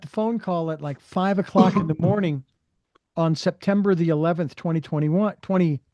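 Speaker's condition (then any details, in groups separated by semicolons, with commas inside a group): No condition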